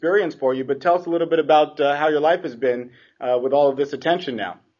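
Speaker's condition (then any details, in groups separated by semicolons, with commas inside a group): No condition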